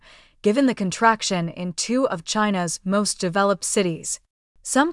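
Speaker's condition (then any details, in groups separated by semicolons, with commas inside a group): No condition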